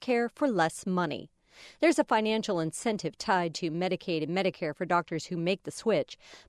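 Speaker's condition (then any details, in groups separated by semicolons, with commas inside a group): No condition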